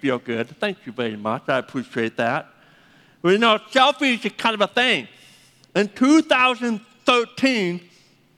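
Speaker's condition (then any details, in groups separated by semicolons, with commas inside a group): Deafness; hard time hearing phone callers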